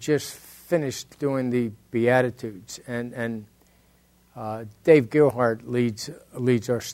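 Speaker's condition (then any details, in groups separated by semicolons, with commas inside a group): Stuttering; stutters during this talk; sometimes one word takes as long as two or three words, needs extra speaking time; repeated words, prolonged sounds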